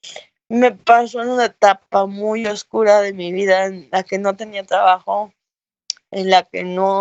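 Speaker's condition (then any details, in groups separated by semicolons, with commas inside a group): Cerebral palsy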